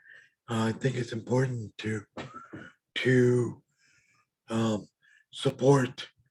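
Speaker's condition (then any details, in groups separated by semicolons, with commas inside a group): Cerebral palsy; affects motor coordination; needed speech and language therapy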